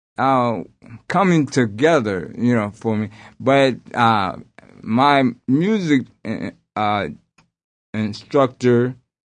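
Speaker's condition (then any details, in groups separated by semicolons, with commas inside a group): Aphasia after strokes; aphasia caused by multiple strokes; stuttering after strokes, had to repeat everything, impediment not heard when singing, less noticeable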